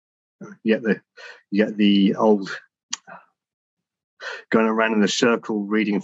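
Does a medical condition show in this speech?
Yes: stammer; developmental secondary lifelong stammer since age 4 or 5, family history, brother Kevin, son Tom; Maguire programme member, stammer controlled with techniques, previously out-of-control stammerer; earlier avoided speaking up, resists time pressure, first-sound emphasis, block release, deep breathy tone, smiling; here repeated words, blocks.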